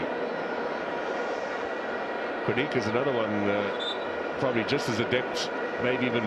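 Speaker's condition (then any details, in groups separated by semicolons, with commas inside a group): No condition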